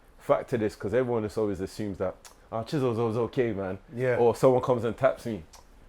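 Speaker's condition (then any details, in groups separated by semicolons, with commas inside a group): No condition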